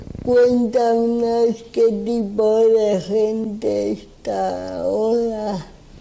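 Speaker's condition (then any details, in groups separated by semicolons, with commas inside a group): Cerebral palsy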